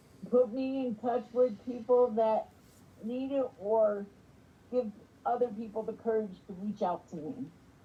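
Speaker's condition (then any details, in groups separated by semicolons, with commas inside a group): Spastic quadriplegic cerebral palsy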